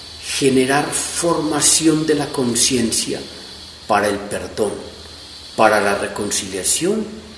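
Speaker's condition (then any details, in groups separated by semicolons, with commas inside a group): No condition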